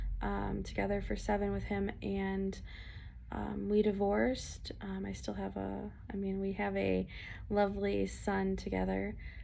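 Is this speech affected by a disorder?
No.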